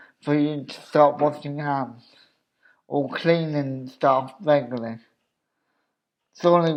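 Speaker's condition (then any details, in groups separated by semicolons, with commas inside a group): Cerebral palsy; wheelchair user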